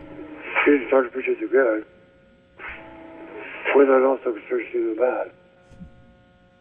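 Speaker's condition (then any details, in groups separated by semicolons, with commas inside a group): ALS; speech getting worse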